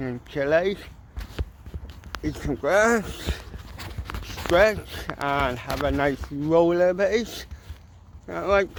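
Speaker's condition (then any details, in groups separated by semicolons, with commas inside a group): Cerebral palsy; mild, ataxic type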